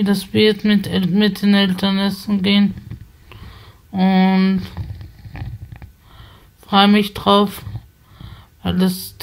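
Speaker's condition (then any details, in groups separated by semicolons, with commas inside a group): Spasticity from birth; multiple sclerosis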